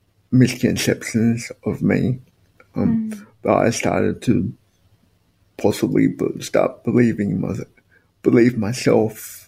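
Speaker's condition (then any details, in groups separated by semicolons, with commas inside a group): Spastic quadriplegic cerebral palsy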